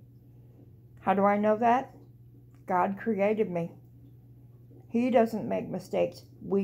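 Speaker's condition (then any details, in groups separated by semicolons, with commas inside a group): Cerebral palsy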